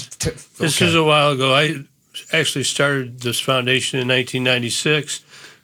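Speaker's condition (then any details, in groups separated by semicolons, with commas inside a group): Parkinson's disease; Parkinson's disease diagnosed about 10 years ago, early posture and neck problems, Diamondbacks neck and shoulder surgeries; once unable to speak on live TV, leading to diagnosis two days later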